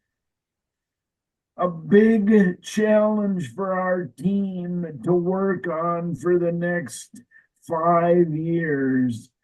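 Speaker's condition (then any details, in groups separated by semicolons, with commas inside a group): ALS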